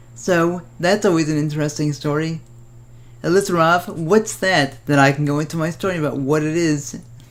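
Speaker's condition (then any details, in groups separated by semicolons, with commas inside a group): Cerebral palsy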